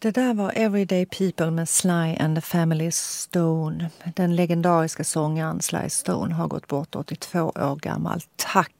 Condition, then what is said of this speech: None; typical speech.